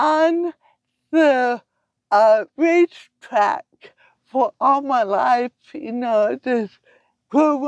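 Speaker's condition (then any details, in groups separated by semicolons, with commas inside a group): Cerebral palsy; from birth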